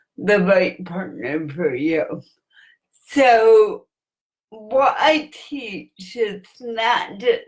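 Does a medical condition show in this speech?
Yes: cerebral palsy; noticeably affected speech.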